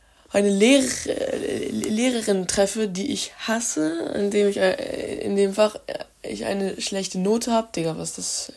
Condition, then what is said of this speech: Stuttering. Ich habe mehr gestottert als geredet.